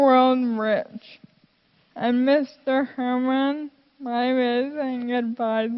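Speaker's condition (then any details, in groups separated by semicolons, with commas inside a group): Friedreich's ataxia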